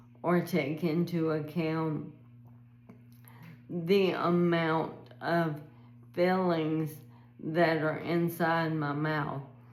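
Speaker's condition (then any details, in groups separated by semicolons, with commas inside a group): ALS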